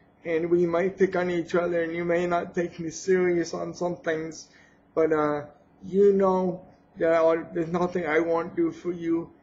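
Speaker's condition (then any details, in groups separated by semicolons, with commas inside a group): Cerebral palsy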